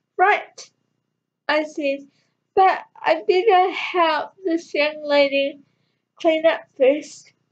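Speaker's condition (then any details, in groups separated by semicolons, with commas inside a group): Cerebral palsy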